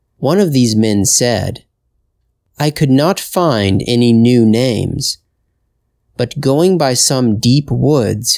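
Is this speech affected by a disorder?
No.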